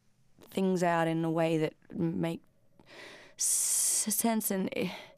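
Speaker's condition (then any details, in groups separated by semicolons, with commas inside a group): Stutter; lifelong stutter, persisting into adulthood; age 28, dread of public speaking, masks stutter with smooth character voice in interviews; no stutter when singing, jaw and tongue muscles tense when speaking, effortful speech, confident; blocks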